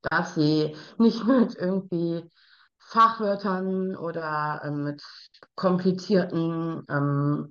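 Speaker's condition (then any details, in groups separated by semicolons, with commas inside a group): Down syndrome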